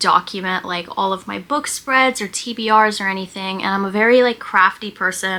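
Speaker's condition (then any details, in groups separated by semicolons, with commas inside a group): No condition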